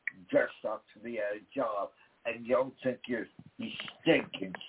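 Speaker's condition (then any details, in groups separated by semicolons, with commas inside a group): Damaged vocal cord; about 40 years since injury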